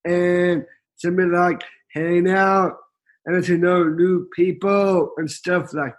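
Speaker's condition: Down syndrome

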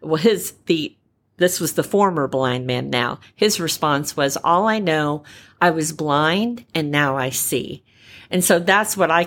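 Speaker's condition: Repaired cleft palate, cleft palate without cleft lip; repair looks excellent to examining doctors and dentists

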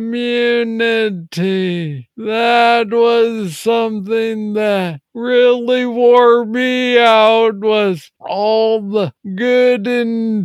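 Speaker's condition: Parkinson's disease, young onset; clear on good days

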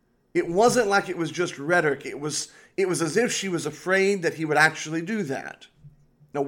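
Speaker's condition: No condition

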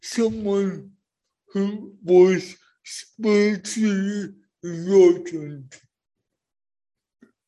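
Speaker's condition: Cerebral palsy; speech impediment, first 5 minutes hardest to follow, listeners get used to it, transcript provided

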